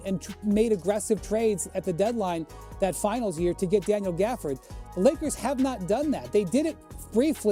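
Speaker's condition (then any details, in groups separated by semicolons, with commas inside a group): No condition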